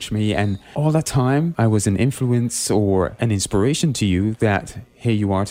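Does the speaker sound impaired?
No.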